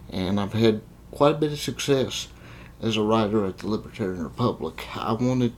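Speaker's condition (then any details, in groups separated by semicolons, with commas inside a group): Cerebral palsy; congenital cerebral palsy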